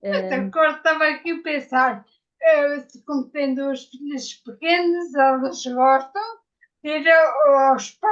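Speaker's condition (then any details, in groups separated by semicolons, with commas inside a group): Ataxia after brain injury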